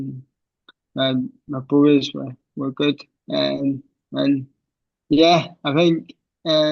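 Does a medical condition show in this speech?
Yes: cerebral palsy.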